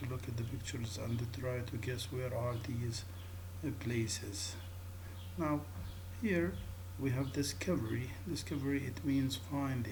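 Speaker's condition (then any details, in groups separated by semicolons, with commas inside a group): No condition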